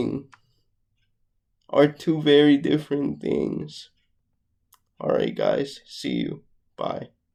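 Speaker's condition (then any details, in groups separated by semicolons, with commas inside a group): Cerebral palsy, mixed, mild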